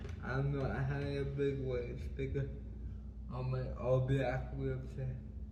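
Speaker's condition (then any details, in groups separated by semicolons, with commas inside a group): Cerebral palsy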